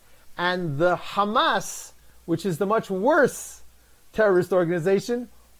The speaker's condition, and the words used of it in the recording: No condition.